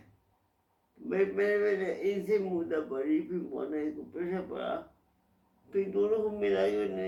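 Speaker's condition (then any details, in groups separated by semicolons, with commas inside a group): Cerebral palsy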